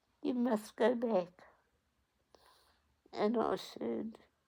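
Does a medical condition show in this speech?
Yes: cerebral palsy; onset at 8 days old.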